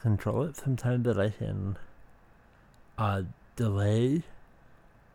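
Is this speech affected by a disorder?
Yes: speech impediment.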